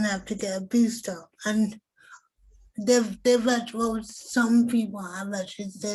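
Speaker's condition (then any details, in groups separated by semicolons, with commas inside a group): Cerebral palsy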